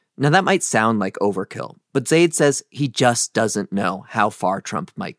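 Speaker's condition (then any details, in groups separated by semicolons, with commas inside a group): No condition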